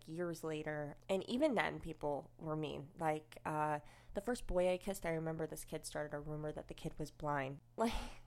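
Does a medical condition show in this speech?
Yes: cleft lip and palate, unilateral.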